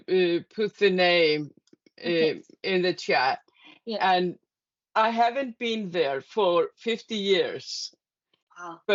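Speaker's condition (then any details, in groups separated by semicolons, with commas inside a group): No condition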